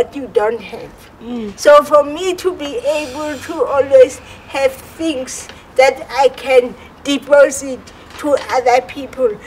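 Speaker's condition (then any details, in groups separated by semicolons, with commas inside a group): Cerebral palsy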